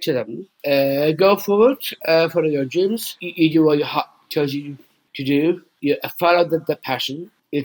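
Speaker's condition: Down syndrome

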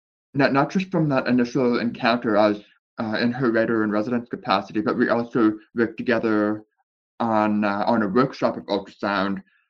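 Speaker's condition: Deafness with speech impediment, born deaf; years of speech therapy

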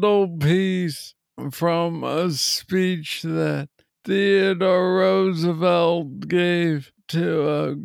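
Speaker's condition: Parkinson's disease; young onset

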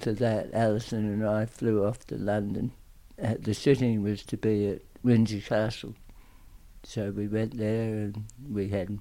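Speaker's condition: Tongue cancer; aggressive tongue cancer

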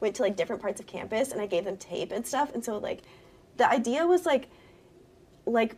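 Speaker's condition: No condition

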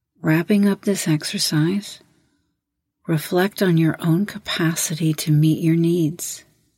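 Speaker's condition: No condition

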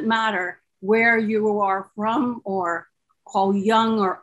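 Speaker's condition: Aphasia; aphasia after massive double stroke, ischemic and hemorrhagic, onset at age 48, formerly multilingual; could not speak at first, locked in after stroke, several aphasia phases, breakthrough, gradual improvement

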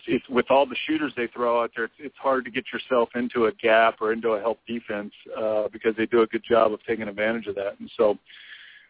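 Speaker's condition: No condition

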